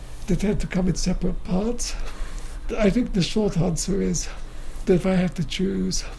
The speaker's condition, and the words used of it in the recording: ALS (motor neuron disease). I'm showing that it's possible with motor neuron disease to think, talk, live, be useful, and so on.